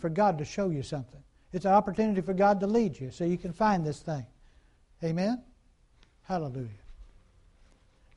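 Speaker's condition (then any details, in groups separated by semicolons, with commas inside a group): No condition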